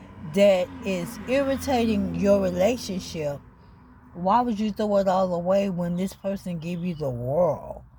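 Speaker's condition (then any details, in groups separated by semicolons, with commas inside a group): ALS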